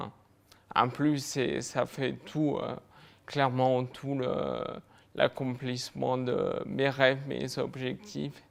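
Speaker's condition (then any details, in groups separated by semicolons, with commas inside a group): Multiple sclerosis; fatigue, lower limbs affected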